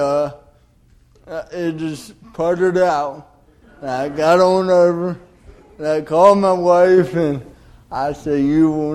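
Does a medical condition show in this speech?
Yes: cerebral palsy; delayed development.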